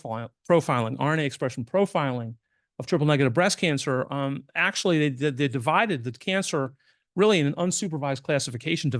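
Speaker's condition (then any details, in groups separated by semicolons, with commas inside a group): No condition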